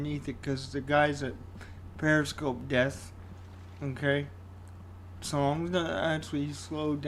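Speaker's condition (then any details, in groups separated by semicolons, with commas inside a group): Cerebral palsy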